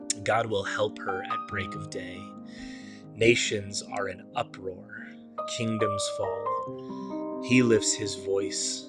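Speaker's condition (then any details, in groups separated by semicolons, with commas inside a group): No condition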